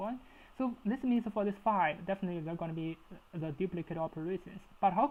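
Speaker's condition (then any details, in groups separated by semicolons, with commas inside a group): No condition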